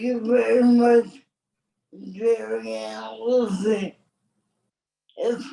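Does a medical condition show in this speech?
Yes: cerebral palsy.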